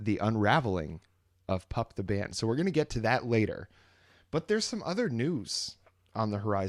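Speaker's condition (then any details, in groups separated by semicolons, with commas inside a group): No condition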